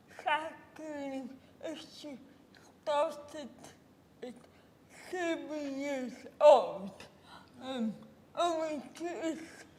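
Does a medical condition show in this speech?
Yes: cerebral palsy.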